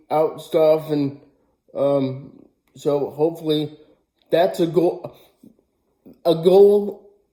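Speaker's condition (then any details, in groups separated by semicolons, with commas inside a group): Cerebral palsy, spastic diplegia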